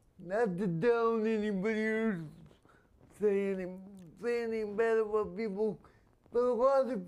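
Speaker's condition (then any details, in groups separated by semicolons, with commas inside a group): Spastic quadriplegia; spasms increase greatly under stress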